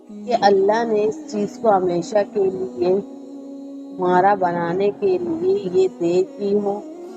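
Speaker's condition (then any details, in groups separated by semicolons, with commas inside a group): No condition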